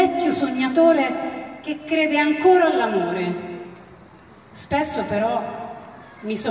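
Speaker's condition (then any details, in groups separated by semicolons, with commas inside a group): No condition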